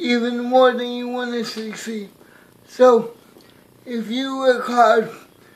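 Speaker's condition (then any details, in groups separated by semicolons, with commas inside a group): Cerebral palsy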